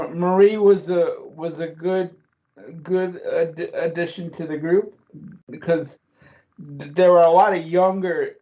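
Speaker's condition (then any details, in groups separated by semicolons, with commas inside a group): Cerebral palsy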